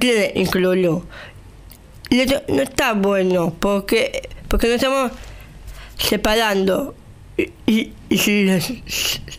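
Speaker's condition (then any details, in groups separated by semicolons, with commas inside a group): Down syndrome; age 35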